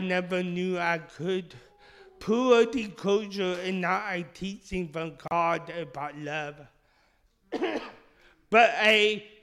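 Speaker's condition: Speech impediment; initially misdiagnosed

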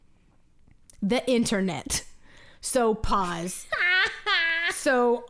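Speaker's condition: No condition

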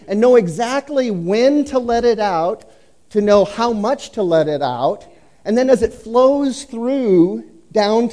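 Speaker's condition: No condition

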